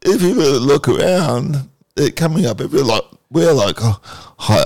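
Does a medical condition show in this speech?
Yes: cerebral palsy.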